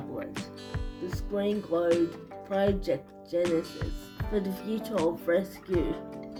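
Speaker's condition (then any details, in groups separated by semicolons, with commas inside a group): Cerebral palsy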